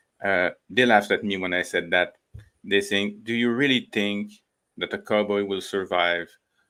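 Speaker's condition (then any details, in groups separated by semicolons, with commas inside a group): No condition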